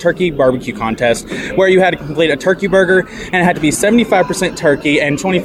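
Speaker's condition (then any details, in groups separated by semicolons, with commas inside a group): No condition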